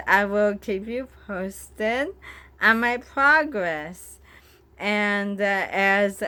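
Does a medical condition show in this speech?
Yes: bulbar ALS, bulbar onset; still speaks.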